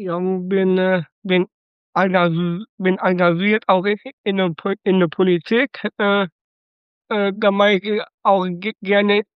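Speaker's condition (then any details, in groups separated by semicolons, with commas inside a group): Down syndrome (trisomy 21); noticed on ultrasound two days before caesarean birth, St. Vinzenz Krankenhaus Datteln, Frühförderstelle; 26 years old, some limitations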